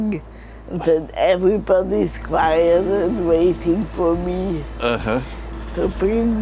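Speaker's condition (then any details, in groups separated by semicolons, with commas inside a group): Multiple sclerosis; may be slower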